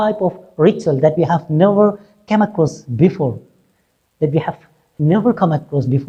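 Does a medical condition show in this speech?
No.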